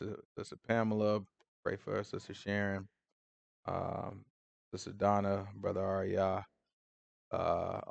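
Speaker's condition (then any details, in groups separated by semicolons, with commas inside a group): No condition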